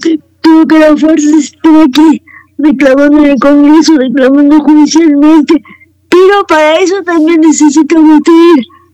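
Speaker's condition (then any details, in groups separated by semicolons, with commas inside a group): Cerebral palsy; wheelchair user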